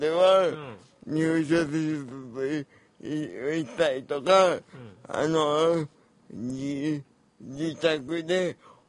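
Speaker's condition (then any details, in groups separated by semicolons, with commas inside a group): Cerebral palsy; congenital physical disability, wheelchair user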